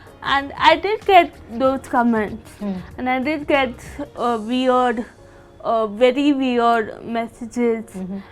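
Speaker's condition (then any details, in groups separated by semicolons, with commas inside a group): Cerebral palsy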